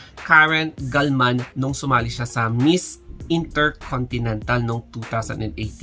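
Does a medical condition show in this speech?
No.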